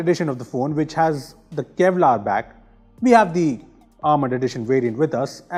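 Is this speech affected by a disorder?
No.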